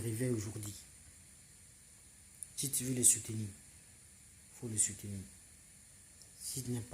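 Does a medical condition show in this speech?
No.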